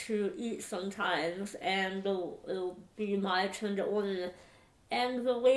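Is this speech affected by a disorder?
Yes: Moebius syndrome; sixth and seventh cranial nerve palsy, small tongue, poor lip closure; reduced clarity from small tongue and poor lip closure.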